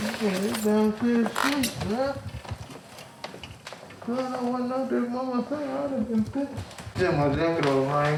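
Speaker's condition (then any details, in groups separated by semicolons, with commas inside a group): Cerebral palsy, spastic quadriplegic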